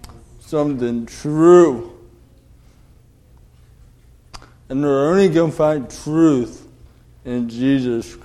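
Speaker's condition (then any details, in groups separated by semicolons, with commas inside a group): Cerebral palsy; delayed development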